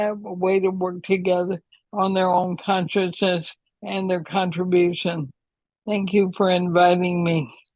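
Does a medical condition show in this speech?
Yes: ALS.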